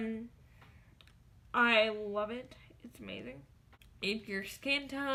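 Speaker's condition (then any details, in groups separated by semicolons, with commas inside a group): Cerebral palsy, spastic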